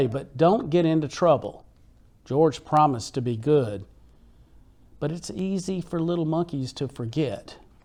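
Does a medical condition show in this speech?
No.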